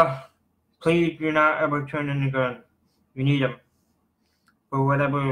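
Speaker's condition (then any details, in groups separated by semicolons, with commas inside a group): Cerebral palsy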